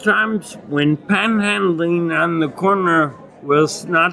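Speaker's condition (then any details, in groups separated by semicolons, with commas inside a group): Acquired ataxia with dysarthria, acquired; Lance-Adams syndrome; daily poor balance and hand coordination, told no cure or medication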